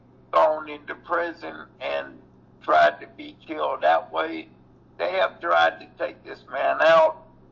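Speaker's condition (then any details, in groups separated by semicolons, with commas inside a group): Cerebral palsy; reports being back on feet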